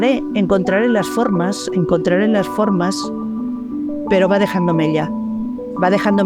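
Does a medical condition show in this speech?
No.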